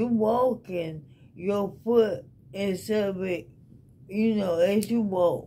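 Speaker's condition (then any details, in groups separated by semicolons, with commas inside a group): ALS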